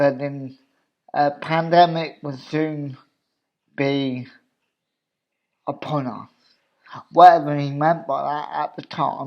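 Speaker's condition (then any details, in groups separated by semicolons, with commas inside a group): Cerebral palsy; obvious speech impediment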